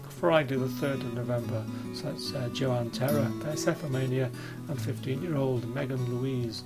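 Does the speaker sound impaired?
No.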